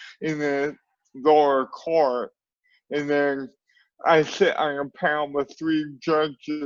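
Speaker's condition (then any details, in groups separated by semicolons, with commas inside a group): Cerebral palsy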